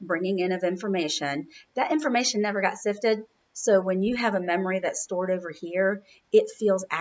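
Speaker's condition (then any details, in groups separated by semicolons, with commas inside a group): No condition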